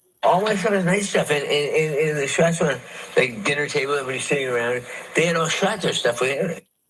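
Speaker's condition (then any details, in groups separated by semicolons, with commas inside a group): Parkinson's disease; at least seven years since diagnosis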